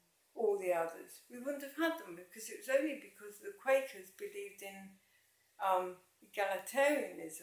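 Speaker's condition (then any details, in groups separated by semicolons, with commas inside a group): MND, mild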